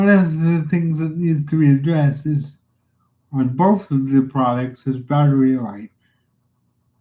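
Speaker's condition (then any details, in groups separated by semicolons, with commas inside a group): Cerebral palsy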